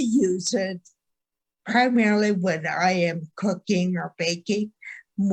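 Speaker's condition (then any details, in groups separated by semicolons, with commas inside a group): Ataxia; Friedreich's form, late adult onset, balance, coordination, walking affected; diagnosed age 53, uses walker indoors for falls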